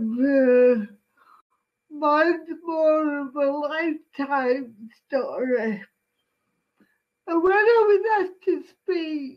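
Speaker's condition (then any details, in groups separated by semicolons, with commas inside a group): Cerebral palsy; speech impediment, speaks slowly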